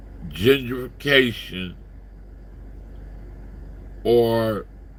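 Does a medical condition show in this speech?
Yes: slurred speech.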